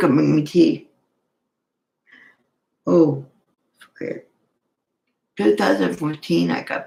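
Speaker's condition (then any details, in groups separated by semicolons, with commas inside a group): Cerebral palsy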